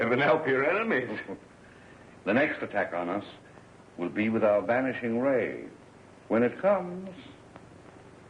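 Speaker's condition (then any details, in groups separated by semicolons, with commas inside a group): No condition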